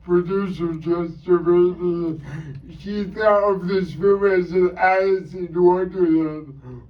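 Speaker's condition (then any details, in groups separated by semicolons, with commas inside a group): Cerebral palsy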